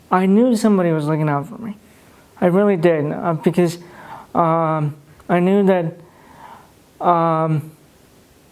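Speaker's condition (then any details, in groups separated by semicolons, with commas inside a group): Cerebral palsy; no speech therapy, some words hard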